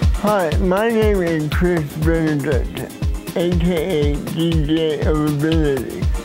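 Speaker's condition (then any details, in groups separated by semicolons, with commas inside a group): Cerebral palsy; uses a wheelchair; speech is affected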